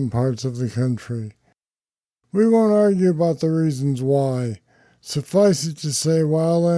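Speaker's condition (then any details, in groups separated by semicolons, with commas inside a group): Parkinson's disease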